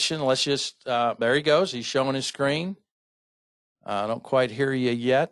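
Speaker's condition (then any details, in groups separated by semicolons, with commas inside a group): No condition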